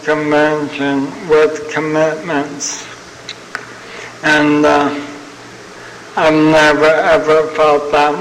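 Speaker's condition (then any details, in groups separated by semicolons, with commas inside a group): ALS (Lou Gehrig's disease); progressing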